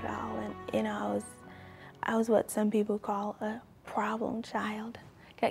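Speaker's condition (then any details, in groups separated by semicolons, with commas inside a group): No condition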